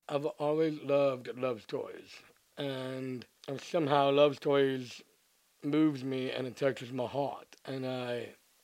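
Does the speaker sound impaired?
Yes: Down syndrome.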